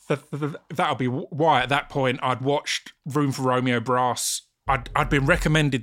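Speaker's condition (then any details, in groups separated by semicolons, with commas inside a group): Stammer; stammer when speaking, felt to spoil acting self-tapes; repeated sounds, repeated words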